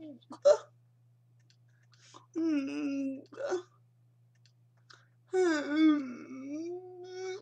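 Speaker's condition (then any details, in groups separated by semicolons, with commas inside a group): Cerebral palsy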